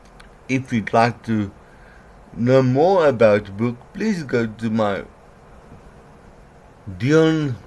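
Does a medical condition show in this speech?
Yes: cerebral palsy; myasthenia gravis muscle fatigue, breathing weakness, sometimes out of breath, uses oxygen machine, on medication.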